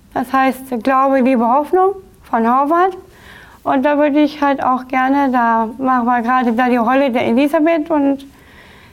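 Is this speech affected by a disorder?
Yes: Down syndrome.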